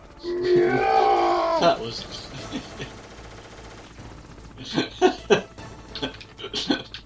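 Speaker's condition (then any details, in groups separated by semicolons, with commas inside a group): No condition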